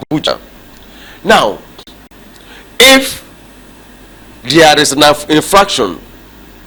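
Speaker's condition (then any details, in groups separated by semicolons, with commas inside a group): No condition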